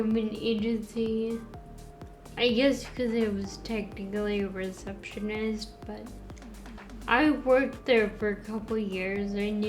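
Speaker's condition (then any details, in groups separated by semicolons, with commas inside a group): Friedreich's ataxia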